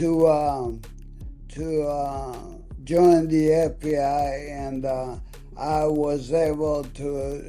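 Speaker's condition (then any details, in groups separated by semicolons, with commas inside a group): ALS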